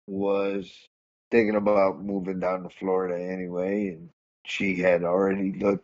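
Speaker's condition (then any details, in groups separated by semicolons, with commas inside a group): Cerebral palsy; see and hear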